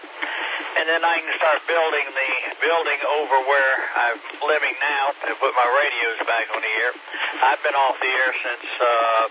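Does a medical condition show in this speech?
No.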